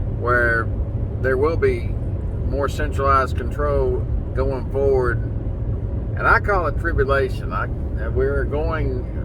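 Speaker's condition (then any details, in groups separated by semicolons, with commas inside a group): No condition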